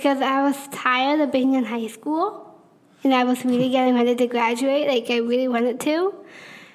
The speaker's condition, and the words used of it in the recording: Down syndrome. Just the way I like speak or talk to somebody might seem weird, kind of.